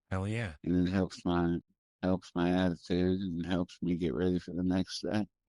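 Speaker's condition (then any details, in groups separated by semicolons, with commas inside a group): Primary progressive multiple sclerosis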